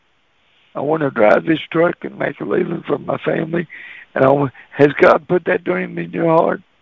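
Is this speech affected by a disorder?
Yes: cerebral palsy; staggers when walking.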